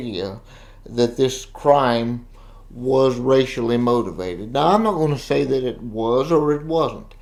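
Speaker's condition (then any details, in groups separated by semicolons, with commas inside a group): Cerebral palsy; uses wheelchair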